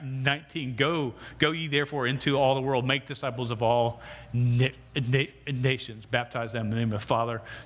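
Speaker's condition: Stuttering; lifelong stutter, used interpreter scout, also a stutterer, on Africa mission trip; rough time with scripture reading; gets stuck on words, stutters when preaching, rough time reading scripture aloud; repeated sounds, repeated words, blocks

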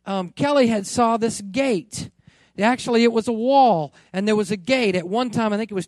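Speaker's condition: No condition

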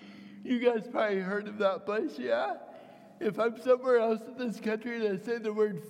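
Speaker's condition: Cerebral palsy, mild; hand tremor

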